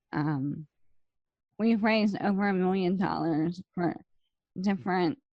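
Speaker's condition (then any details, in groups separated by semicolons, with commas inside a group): ALS; slow progressing form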